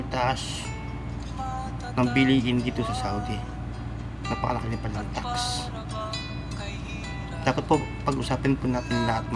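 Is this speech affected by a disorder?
No.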